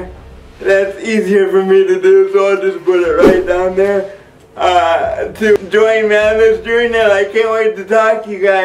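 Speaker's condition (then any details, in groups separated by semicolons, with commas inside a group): Cerebral palsy; affects walking, awkward gait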